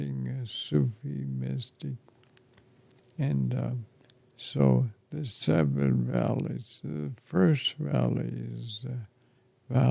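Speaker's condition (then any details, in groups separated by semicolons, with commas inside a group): ALS; affects chest and throat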